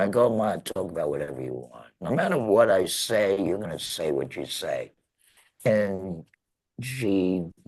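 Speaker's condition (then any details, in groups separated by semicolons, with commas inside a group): Laryngectomy; laryngectomy after throat cancer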